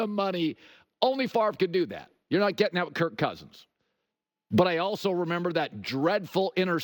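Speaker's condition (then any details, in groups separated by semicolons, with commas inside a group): No condition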